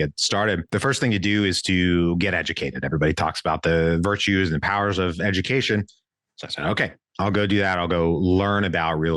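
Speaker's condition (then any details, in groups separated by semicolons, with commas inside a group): No condition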